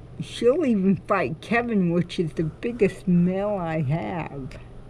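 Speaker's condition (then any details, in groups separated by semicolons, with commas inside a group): Cerebral palsy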